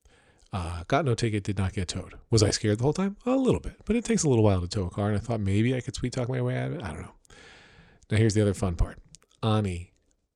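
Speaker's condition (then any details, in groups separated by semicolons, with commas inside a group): No condition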